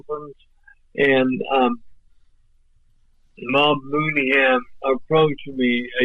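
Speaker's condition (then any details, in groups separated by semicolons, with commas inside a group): ALS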